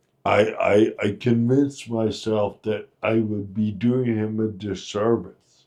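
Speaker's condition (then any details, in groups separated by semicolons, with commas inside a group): Friedreich's ataxia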